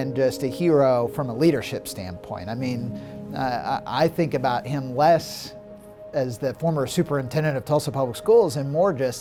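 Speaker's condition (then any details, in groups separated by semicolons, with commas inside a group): No condition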